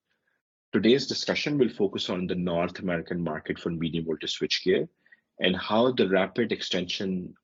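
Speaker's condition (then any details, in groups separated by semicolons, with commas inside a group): No condition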